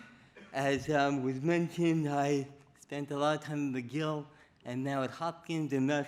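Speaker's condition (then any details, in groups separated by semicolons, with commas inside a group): Cerebral palsy; diagnosed at age four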